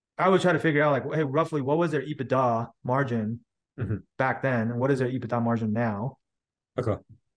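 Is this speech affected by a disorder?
No.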